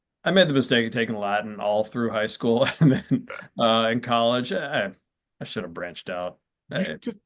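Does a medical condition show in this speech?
No.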